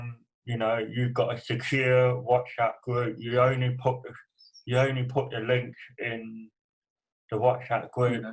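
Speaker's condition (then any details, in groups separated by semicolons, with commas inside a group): Cerebral palsy; from birth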